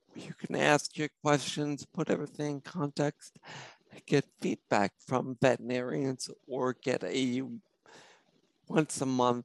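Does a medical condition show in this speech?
Yes: spinocerebellar ataxia; genetic cause, puzzled doctors for almost 40 years before diagnosis.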